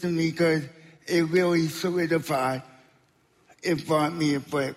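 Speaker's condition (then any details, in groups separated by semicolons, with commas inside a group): Spastic quadriplegic cerebral palsy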